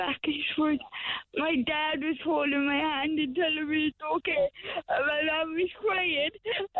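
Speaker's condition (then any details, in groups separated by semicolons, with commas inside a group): Cerebral palsy; wheelchair user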